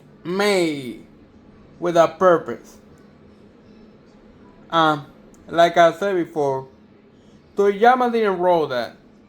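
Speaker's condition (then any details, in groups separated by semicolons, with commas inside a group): Cerebral palsy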